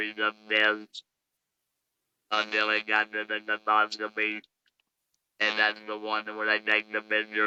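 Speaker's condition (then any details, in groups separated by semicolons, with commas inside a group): Laryngectomy, electrolarynx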